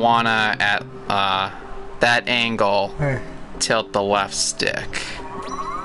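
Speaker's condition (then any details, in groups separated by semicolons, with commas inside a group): No condition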